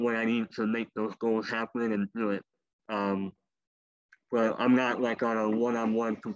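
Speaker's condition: Cleft lip and palate; former wheelchair user

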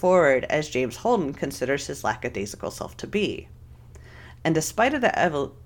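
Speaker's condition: No condition

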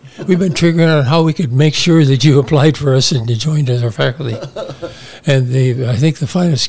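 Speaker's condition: Parkinson's disease; early loss of smell, weak shoulder, little tremor, slightly unstable on feet, subdued gestures and movements

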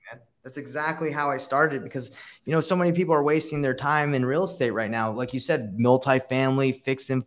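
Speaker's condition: No condition

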